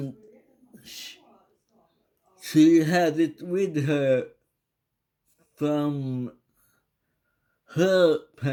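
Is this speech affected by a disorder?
Yes: cerebral palsy.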